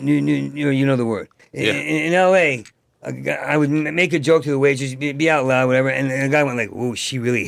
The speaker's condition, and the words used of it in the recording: Stuttering. I'm going to stutter on the word.